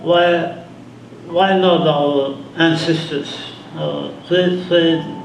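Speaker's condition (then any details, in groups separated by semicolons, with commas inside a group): Oral cancer; survivor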